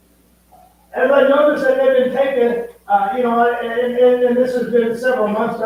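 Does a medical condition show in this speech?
No.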